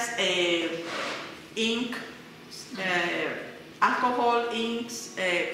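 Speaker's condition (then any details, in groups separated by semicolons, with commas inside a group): No condition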